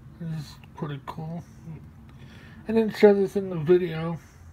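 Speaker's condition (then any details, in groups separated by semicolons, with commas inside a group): Mobius syndrome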